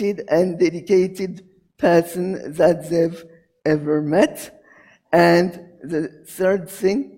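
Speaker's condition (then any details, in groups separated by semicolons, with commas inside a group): Cerebral palsy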